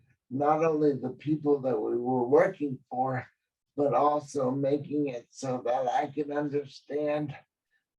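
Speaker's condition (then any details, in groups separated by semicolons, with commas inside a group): Cerebral palsy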